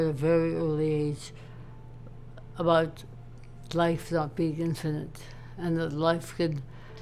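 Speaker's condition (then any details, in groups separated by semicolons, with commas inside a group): ALS; speech, swallowing, breathing main symptoms; speech deterioration, swallowing and breathing difficulties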